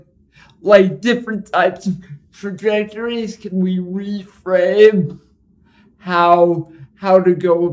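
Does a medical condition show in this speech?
Yes: cerebral palsy; powered wheelchair.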